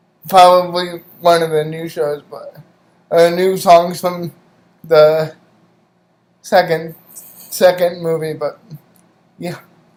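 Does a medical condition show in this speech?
Yes: cerebral palsy.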